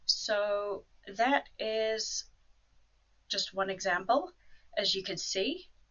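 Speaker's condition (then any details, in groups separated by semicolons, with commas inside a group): No condition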